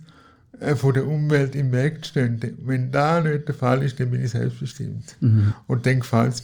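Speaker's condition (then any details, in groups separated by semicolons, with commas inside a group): Cerebral palsy; cerebral palsy since birth, physical not cognitive, wheelchair user, moved on knees as child; needs daily help, personal assistance via IV assistance contribution for almost 10 years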